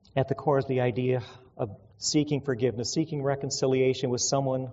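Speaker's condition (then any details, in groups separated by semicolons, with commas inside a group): No condition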